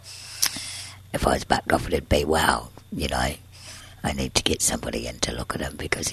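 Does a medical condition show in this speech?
Yes: tracheostomy and scarred vocal cord, laryngeal cysts, surgical vocal cord scarring; congenital laryngeal cysts, tracheostomy 3 weeks to 15, reinserted 18, cyst surgery 20 Green Lane Hospital; breathes through tracheostomy tube, airway very narrow from surgery, one vocal cord scarred; voice sounds different, presses on tracheostomy tube, later surgery left voiceless eight months, used voice machine.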